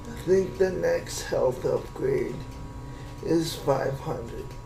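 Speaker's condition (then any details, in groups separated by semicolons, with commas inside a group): Cerebral palsy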